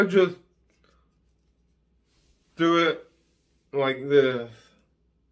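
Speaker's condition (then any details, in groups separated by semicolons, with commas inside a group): Ataxic cerebral palsy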